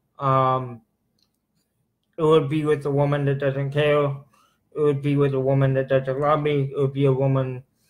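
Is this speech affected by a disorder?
Yes: cerebral palsy.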